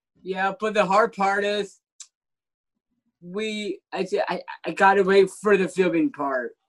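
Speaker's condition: Down syndrome

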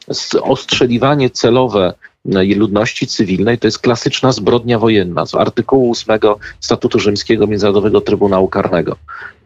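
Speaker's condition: No condition

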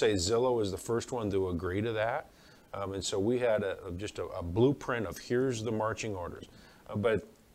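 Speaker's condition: No condition

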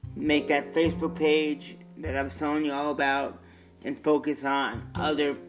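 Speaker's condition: Cerebral palsy; 32 years with condition

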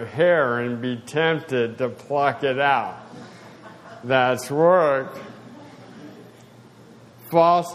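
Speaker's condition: Spasticity, mild

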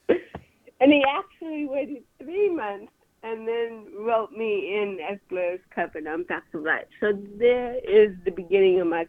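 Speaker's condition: Cerebral palsy; movement harder

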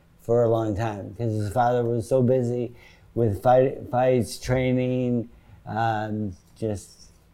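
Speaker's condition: Parkinson's disease; sometimes

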